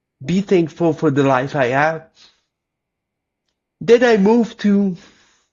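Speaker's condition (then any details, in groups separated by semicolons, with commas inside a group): Cerebral palsy; lifelong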